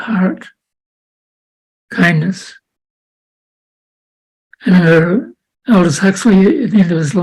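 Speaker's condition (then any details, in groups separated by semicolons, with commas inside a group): Parkinson's disease; unsteady walking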